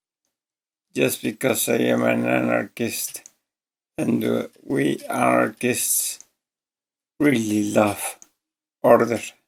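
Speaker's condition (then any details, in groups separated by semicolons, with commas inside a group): ALS; voice severely damaged, hard to understand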